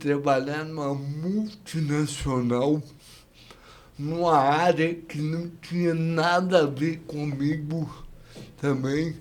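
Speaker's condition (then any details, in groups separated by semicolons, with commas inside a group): Cerebral palsy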